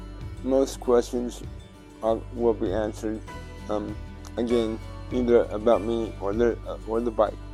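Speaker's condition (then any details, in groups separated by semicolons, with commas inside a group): Cerebral palsy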